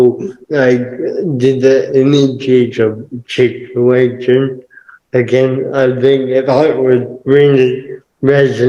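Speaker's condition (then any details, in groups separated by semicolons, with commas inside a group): Cerebral palsy; permanent wheelchair user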